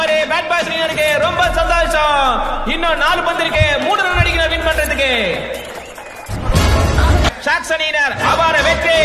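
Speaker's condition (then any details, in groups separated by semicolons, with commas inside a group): No condition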